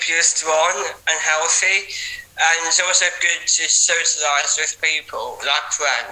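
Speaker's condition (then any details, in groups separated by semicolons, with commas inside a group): Down syndrome; age 19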